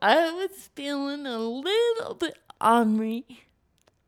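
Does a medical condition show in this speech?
Yes: cerebral palsy; cerebral palsy from 28 minutes without breathing at birth, brain oxygen loss, involuntary movements, permanent, thinking unaffected; wiggles a lot, falls at times; cerebral palsy affects speech, voice sounds different, speaking is hard.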